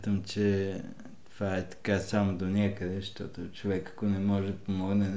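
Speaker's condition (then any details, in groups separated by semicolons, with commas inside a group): Cerebral palsy; oxygen loss at birth, stroke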